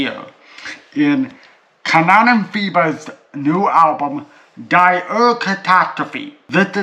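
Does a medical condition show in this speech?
Yes: cerebral palsy.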